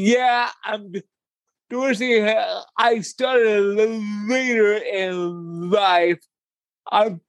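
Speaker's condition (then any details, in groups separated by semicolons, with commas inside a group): Cerebral palsy; uses a wheelchair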